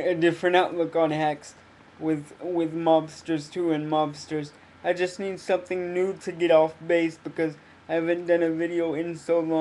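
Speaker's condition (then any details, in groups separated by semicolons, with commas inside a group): Cerebral palsy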